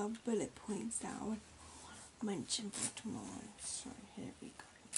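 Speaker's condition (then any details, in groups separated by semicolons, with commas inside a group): Cerebral palsy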